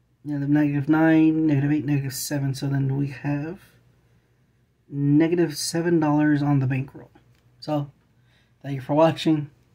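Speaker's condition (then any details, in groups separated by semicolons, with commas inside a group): No condition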